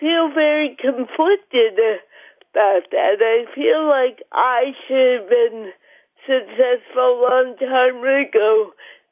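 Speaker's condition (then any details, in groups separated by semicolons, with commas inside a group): Cerebral palsy; mild; joins by phone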